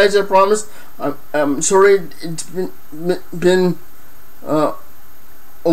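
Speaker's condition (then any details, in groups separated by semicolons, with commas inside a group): Cerebral palsy; affects hand use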